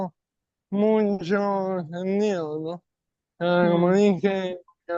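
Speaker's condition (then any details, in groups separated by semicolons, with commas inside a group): ALS; non-bulbar form; over 3 years since onset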